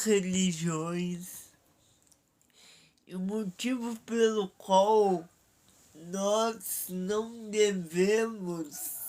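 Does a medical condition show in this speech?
Yes: paralysis.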